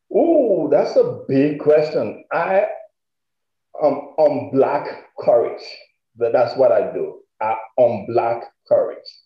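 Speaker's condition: Stuttering; lifelong stuttering, also called stammering; still stutters at times; sometimes cannot say own name to introduce self; prolonged sounds

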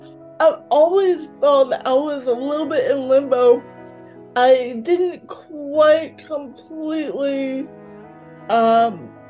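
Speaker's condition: Cerebral palsy, mild; mouth affected

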